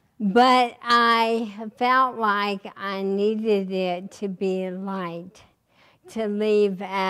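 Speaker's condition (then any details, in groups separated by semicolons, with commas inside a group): ALS; recently diagnosed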